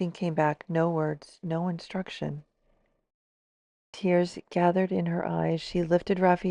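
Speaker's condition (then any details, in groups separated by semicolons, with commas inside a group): No condition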